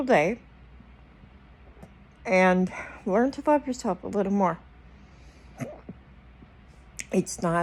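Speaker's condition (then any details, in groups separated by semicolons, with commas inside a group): Cerebral palsy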